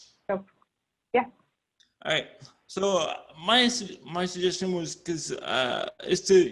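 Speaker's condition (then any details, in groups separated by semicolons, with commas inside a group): Cerebral palsy; dexterity issue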